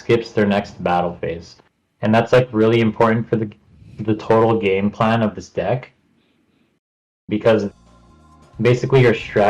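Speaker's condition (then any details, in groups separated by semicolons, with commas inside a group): No condition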